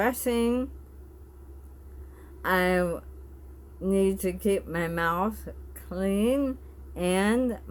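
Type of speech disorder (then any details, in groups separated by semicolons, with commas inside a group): Bulbar dysarthria; bulbar onset ALS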